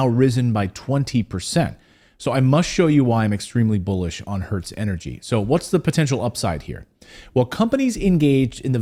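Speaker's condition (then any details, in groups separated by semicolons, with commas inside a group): No condition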